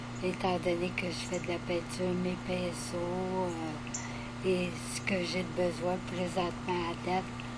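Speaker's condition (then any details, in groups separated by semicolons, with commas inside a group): ALS; affects hands, legs and voice; diagnosed 4 months ago, little hand dexterity, walker, wheelchair outside, progressing fast; lost 50% of voice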